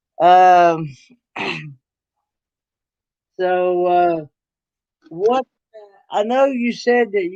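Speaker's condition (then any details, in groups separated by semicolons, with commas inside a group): Cerebral palsy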